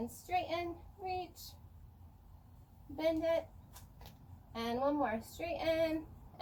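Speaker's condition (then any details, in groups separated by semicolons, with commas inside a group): No condition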